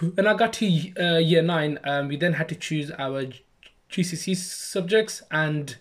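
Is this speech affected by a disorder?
Yes: stammer; stammer since childhood, mocked and imitated by other kids from primary school; age 26, saying own name takes a long time; struggles saying own name, stammers less with put-on Birmingham accent or exaggerated speech; here repeated sounds, prolonged sounds.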